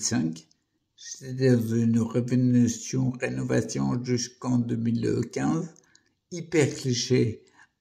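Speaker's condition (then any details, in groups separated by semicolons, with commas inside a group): Primary progressive multiple sclerosis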